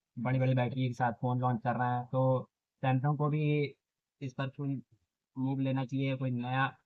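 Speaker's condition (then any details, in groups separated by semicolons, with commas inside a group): No condition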